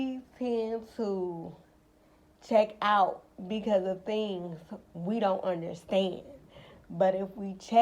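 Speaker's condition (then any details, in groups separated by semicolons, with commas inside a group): Cerebral palsy, spastic; now talking and breathing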